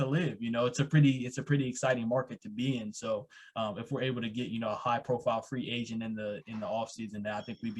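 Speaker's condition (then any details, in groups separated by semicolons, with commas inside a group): No condition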